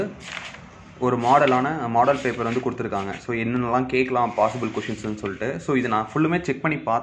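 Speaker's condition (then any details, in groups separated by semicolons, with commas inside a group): No condition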